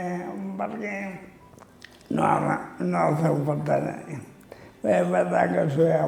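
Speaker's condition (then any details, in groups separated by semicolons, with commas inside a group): Amyotrophic lateral sclerosis (ela)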